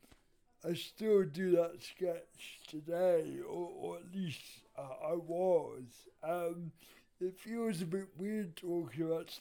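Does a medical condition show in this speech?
Yes: cerebral palsy; wheelchair user, involuntary movement, problems with arms; speaks very differently in stand-up due to rhythm, writes material to own rhythm for easier speaking.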